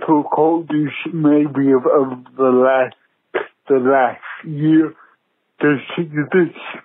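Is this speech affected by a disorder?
Yes: cerebral palsy; present from birth, prevented playing sports growing up.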